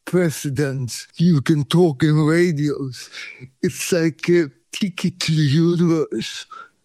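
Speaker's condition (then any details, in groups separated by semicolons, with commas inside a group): Cerebral palsy; shaking body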